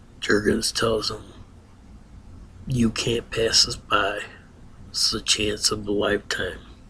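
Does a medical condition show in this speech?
Yes: ataxia.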